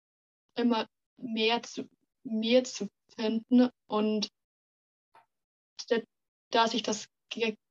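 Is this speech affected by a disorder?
Yes: stuttering; stuttering since kindergarten age, many logopedists and speech therapists, stuttering therapy groups with other stutterers; 18 years old, fighting stuttering less with pressure and resistance; part-word and word repetitions, we wegzulaufen; here blocks.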